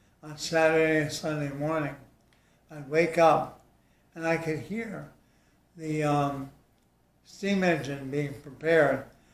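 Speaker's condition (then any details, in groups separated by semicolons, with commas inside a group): ALS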